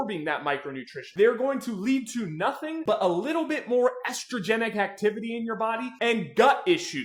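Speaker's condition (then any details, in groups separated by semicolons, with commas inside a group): No condition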